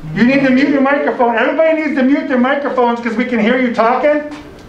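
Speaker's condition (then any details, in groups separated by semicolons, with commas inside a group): No condition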